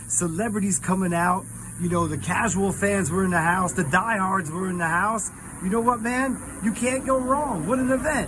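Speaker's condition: No condition

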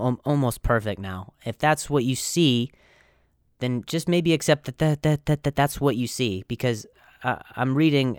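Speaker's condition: Stutter; speech coaches, practices control before shows; much improved, still stutters; very severe at first, hit himself in frustration; repeated words

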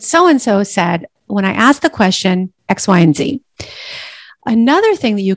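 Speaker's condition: No condition

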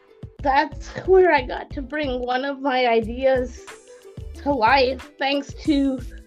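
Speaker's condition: Cerebral palsy; quadriplegic

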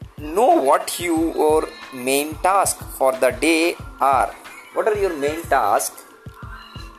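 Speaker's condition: No condition

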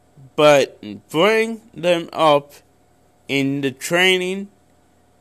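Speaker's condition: Cerebral palsy; born with condition

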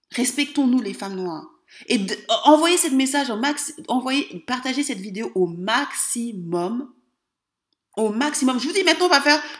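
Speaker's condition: No condition

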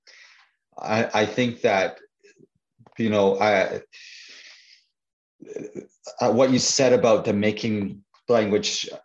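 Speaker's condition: Stuttering; stutter since at least teenage years, ongoing near age 50; speaks at support groups for people and children who stutter; certain words and sounds hardest, stacks up vocabulary, circumlocution, quickly finds other wording to ease stutter; prolonged sounds, blocks

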